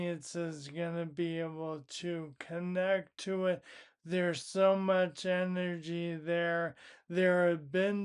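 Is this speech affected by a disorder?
Yes: primary lateral sclerosis.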